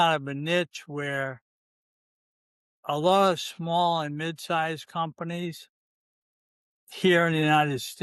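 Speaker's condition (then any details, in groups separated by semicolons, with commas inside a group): ALS, C9 mutation; limb onset in fingers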